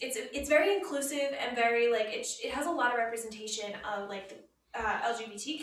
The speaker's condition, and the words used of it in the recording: None; typical speech.